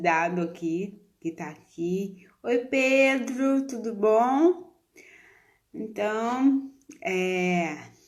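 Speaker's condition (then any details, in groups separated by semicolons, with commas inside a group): Cerebral palsy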